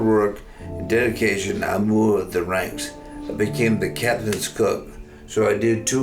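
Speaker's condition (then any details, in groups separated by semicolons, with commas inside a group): Amyotrophic lateral sclerosis; progressive, spasticity, speech-generating device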